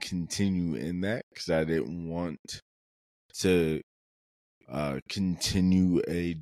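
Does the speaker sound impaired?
Yes: cerebral palsy; muscles needing relaxation, never tried marijuana for it.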